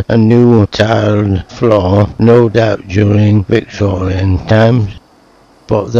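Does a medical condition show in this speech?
Yes: motor neuron disease.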